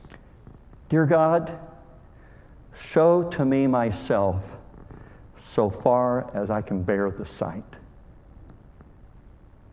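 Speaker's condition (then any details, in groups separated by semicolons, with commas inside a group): Cleft lip and palate; called hair lip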